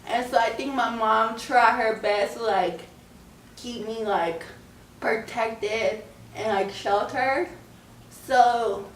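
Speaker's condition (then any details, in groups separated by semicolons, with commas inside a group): Cerebral palsy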